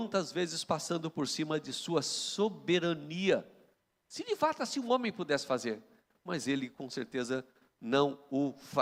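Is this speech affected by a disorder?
No.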